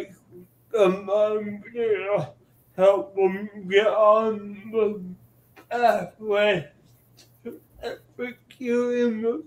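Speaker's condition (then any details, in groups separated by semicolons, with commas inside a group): Cerebral palsy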